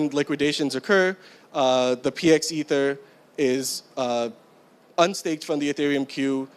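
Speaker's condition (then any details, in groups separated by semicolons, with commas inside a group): No condition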